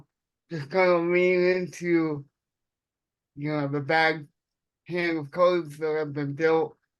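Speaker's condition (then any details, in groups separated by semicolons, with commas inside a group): Cerebral palsy; from birth, left side, left hand and gait; speech affected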